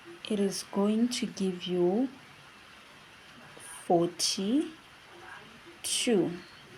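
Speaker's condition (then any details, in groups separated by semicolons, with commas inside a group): No condition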